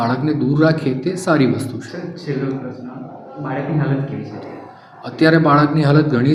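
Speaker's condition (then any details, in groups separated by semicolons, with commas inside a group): No condition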